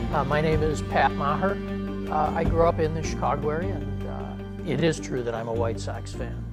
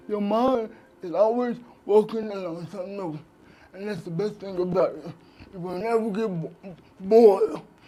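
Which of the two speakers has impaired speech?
The second: cerebral palsy; from birth.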